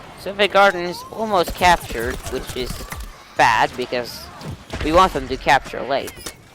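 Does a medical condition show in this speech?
No.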